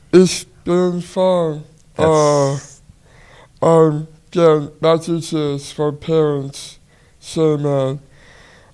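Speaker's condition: Down syndrome; learns on a different, longer curve, gets infections easily

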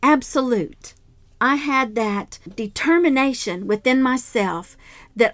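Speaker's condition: No condition

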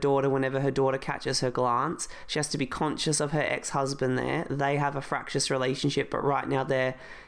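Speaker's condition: No condition

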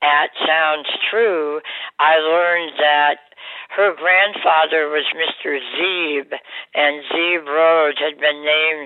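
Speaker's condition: Oral cancer surgery; oral cancer under tongue, recurred, tongue and neck nodes removed, jaw surgery, bar removed, reconstruction declined; seven-week radiation stopped speech and eating, radiation may affect vocal cords, Michigan surgeon unsure of voice

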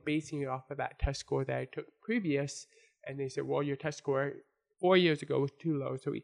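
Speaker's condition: Born deaf; congenital deafness from birth

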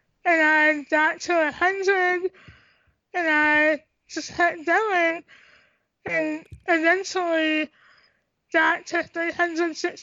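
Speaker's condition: Tracheostomy, cystic hygroma of head and neck; age 28, tracheostomy and stomach feeding tube since few days old, breathes through neck tube

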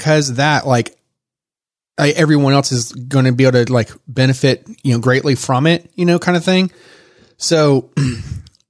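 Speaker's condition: No condition

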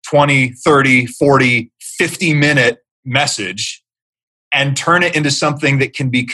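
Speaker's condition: No condition

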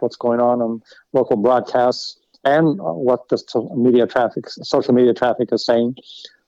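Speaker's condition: No condition

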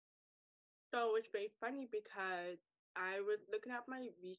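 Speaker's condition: Deafness, acquired deafness, wears hearing aids; acquired deafness from ear infection at age 4

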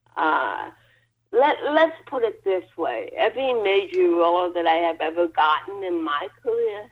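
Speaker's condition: Cerebral palsy; hearing impaired

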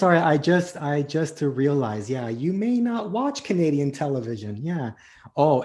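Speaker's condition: No condition

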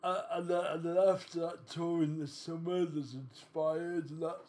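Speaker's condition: Cerebral palsy

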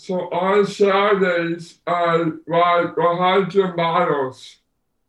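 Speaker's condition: Down syndrome; low muscle tone

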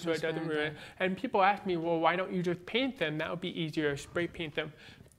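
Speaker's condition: Born deaf, cochlear implant, congenital

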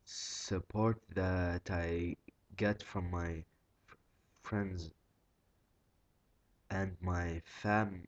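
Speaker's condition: Stuttering; almost 12 years since onset, onset around age 4; speech impediment, trying to be less covert, speaking more since senior year; prolonged sounds, blocks

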